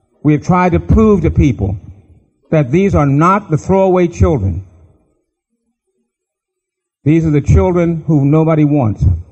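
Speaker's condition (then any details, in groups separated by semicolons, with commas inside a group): No condition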